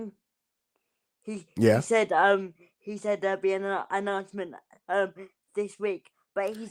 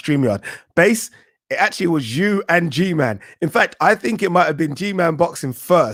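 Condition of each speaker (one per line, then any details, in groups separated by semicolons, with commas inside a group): Cerebral palsy; frequent hospital stays
No condition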